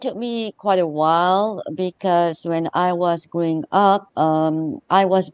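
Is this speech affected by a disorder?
Yes: cleft lip and palate; congenital cleft lip and palate splitting into nose, 8 to 10 surgeries from 3 months to age 30; born with speech impediment from palate break, about 1 to 1.5 years speech therapy.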